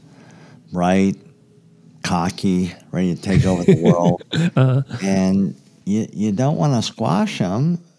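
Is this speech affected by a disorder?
Yes: cleft palate; congenital, very severe.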